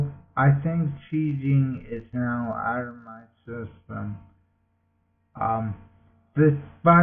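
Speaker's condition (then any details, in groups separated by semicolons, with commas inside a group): Multiple sclerosis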